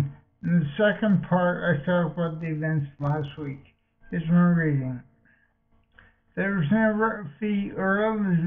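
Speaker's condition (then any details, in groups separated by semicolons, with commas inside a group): Multiple sclerosis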